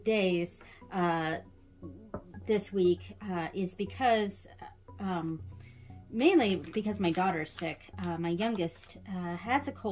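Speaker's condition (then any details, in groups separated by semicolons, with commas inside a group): No condition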